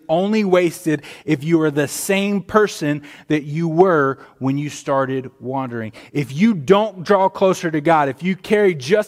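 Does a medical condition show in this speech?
No.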